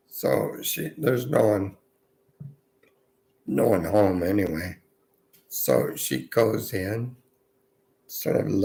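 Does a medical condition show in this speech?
Yes: multiple sclerosis.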